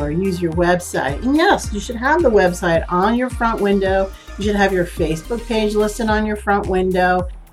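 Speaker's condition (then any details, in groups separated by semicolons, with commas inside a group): No condition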